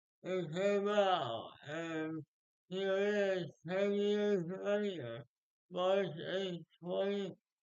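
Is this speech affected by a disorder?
Yes: speech impairment after birth surgery.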